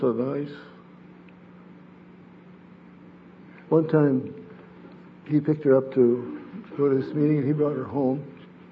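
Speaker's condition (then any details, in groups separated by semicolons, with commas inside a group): Parkinson's disease; sleep disrupted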